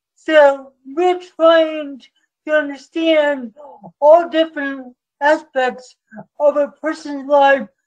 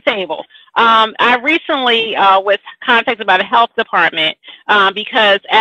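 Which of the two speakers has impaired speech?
The first: cerebral palsy.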